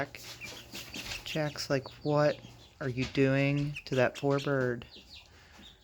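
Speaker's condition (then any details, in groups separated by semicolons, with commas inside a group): No condition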